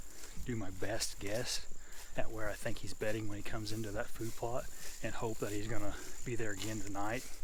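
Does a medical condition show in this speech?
No.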